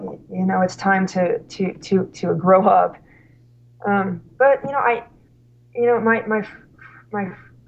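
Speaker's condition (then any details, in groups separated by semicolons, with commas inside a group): Stuttering; severe stuttering at college start, fluency temporarily improved by drinking alcohol, works as school slp; stutters openly, cannot hide it, discloses stuttering to parents, feels in control; noticeable stuttering that cannot be hidden, more fluent when drinking then; repeated sounds, repeated words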